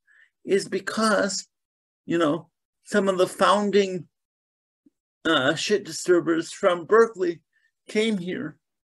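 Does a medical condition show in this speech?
Yes: cerebral palsy; mainly lower limbs affected.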